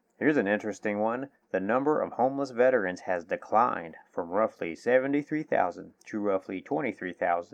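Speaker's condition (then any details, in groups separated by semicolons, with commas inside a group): No condition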